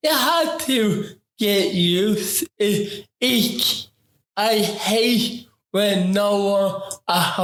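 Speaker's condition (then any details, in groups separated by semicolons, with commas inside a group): Ataxic cerebral palsy; affects talking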